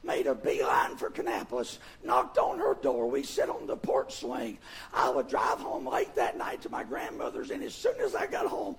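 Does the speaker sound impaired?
Yes: vocal fold paralysis, bilateral; speaks with false vocal folds; do not come together.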